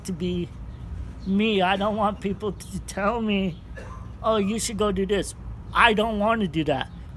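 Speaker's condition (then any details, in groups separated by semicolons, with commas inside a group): Cerebral palsy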